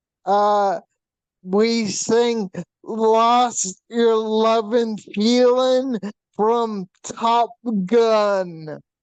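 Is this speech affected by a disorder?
Yes: hydrocephalus with shunt failure.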